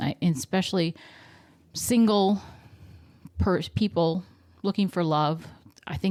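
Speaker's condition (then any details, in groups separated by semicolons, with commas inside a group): No condition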